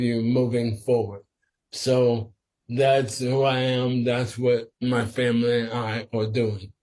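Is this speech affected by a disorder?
Yes: sporadic ALS.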